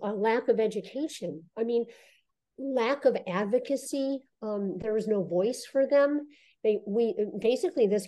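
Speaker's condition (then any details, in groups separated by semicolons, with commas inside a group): Cleft lip and palate; first reconstructive surgery at 17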